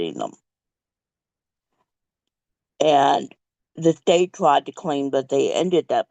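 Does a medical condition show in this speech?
Yes: cerebral palsy; speech therapy in childhood.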